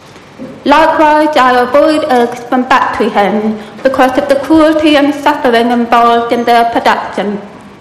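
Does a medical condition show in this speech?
Yes: profound deafness; profound deafness since early childhood, found at 2.5 years by kindergarten teachers, large hearing aids in body harness; without speech at 2.5 years, mother taught basic speech before school, Mary Hare School for deaf.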